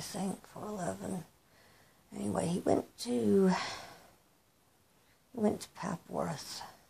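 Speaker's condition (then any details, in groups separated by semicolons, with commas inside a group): Cerebral palsy; present from birth, arthritic hips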